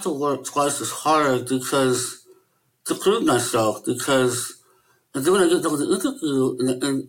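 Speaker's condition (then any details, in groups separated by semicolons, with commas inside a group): Möbius syndrome; incomplete lip closure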